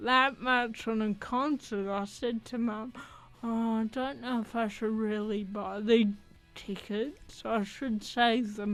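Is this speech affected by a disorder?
Yes: athetoid cerebral palsy; athetoid cerebral palsy, wheelchair.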